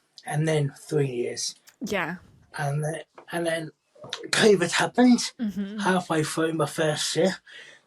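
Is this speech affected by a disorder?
Yes: cerebral palsy.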